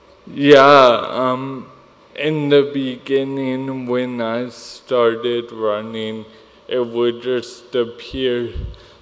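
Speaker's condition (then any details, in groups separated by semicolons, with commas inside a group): Cerebral palsy; speech impediment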